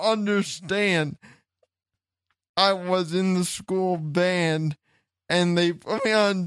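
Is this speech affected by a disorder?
Yes: cerebral palsy; since childhood.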